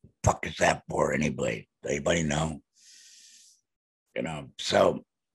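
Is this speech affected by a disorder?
Yes: laryngectomy, voice prosthesis.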